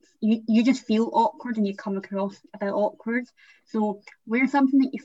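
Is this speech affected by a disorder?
Yes: cleft palate, Van der Woude syndrome; condition transcribed as Vanderbilt, congenital cleft palate, lip pits; adult, ongoing cleft team care, past operations needing time off work; often not understood by new people, cannot say s sounds, stutters or says nothing when flustered.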